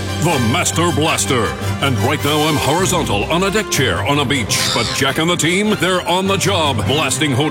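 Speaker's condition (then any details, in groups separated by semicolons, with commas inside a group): No condition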